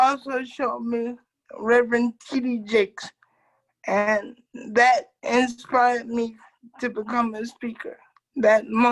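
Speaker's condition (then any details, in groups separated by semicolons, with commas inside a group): Cerebral palsy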